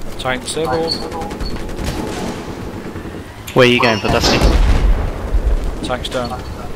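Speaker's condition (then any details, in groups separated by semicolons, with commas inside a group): No condition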